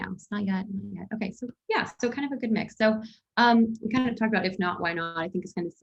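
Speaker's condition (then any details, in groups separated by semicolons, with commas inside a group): No condition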